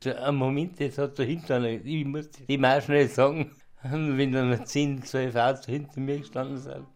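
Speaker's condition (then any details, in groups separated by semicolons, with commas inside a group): Parkinson's disease, rigor-dominant; muscle rigor not tremor, onset mid-1990s, diagnosed at 50 by Munich specialist, 2009 deep brain stimulation; many years after diagnosis, tablets every four hours, sudden rigor, dose reduced after brain pacemaker; speaks normally but slower, earlier could not hold tone or voice, saw speech therapist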